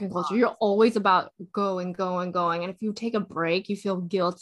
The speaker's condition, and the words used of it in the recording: None; typical speech.